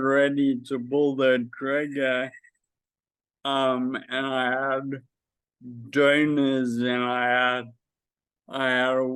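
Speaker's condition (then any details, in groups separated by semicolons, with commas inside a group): Friedreich's ataxia; does voice exercises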